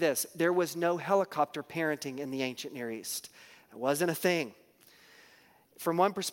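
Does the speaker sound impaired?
No.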